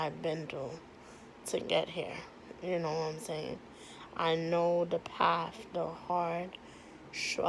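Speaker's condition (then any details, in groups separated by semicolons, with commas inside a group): Cerebral palsy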